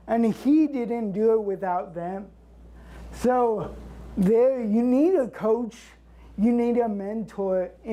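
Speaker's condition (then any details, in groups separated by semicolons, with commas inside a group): Cerebral palsy; since birth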